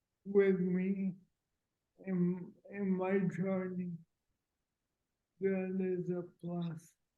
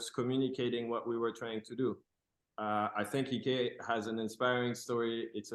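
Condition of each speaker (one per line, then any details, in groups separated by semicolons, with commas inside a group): Cerebral palsy
No condition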